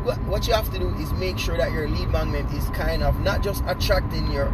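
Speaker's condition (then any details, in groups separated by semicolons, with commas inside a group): No condition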